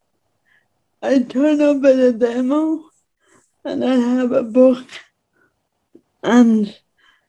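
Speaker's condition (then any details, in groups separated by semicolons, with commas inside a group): Speech impediment; disabled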